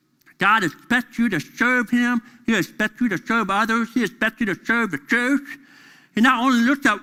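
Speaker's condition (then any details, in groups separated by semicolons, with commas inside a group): Deafness; deaf during school years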